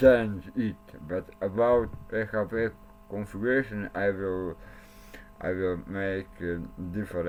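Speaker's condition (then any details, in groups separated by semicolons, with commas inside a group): Cerebral palsy; since birth; speech not very clear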